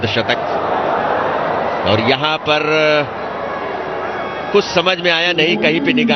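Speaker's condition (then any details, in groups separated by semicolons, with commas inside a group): No condition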